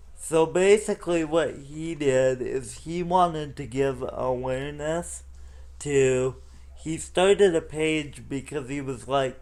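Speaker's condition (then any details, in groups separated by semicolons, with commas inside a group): Cerebral palsy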